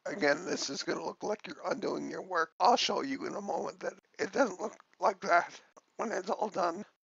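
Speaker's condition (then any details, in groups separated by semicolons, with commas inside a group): Cerebellar ataxia from brain tumour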